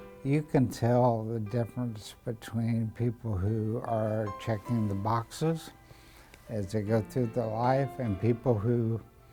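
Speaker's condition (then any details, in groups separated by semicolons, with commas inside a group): ALS; over two years since diagnosis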